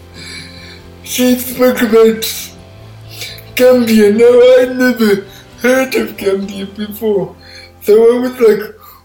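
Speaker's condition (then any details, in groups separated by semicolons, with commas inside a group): Cerebral palsy; all four limbs affected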